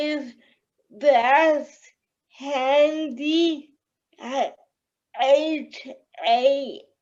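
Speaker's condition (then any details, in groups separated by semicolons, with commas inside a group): Cerebral palsy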